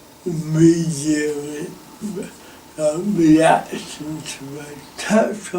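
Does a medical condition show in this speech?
Yes: cerebral palsy.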